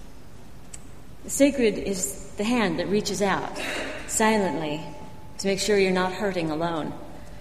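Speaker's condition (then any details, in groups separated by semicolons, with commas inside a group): No condition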